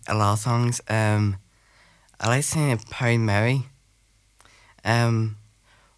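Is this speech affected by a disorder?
Yes: Down syndrome; extra chromosome, intellectual disability.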